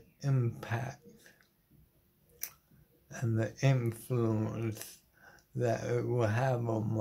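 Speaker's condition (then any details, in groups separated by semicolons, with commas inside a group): Motor neuron disease; terminal; body failing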